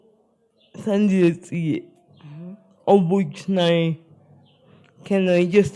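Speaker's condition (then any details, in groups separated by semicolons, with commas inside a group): Spastic cerebral palsy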